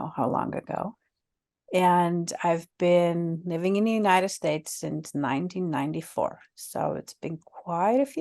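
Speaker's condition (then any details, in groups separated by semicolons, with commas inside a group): No condition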